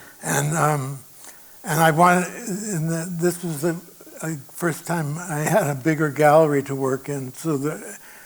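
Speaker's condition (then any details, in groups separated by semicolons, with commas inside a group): Parkinson's disease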